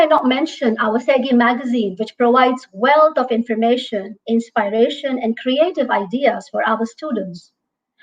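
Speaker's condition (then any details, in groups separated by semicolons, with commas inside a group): No condition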